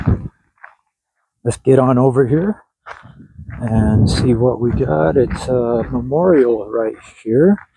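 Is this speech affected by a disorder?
No.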